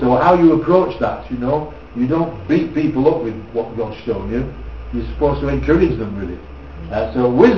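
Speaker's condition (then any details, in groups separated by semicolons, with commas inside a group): No condition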